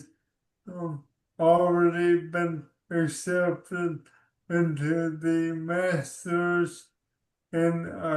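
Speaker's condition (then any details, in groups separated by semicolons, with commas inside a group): ALS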